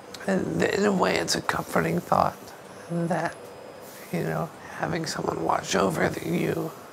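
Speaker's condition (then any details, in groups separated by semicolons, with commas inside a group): ALS; young man, hospital bed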